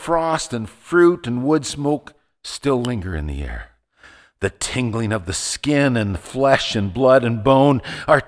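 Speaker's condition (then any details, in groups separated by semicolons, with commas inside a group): No condition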